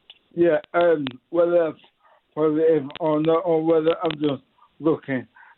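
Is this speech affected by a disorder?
Yes: motor neuron disease; diagnosed about 3 years ago.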